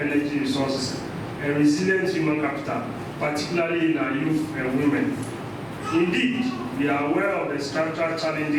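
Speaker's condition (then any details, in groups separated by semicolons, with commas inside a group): No condition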